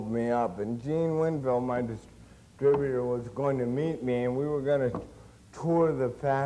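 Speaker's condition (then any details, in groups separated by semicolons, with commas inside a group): Cerebral palsy; since birth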